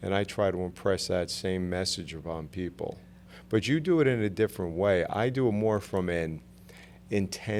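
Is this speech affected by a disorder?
No.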